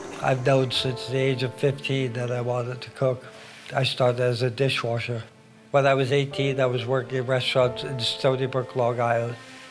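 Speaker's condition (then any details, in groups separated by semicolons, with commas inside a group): ALS; hands affected; uses wheelchair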